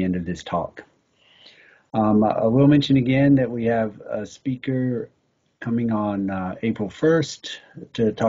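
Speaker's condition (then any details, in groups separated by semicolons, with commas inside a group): No condition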